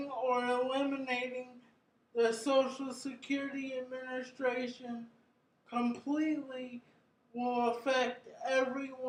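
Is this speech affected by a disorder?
Yes: cerebral palsy; brain injury.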